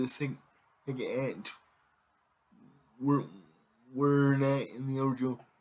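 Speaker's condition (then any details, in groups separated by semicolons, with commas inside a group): Cerebral palsy; able to speak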